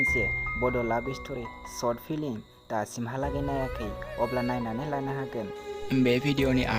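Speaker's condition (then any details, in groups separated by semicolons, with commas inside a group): No condition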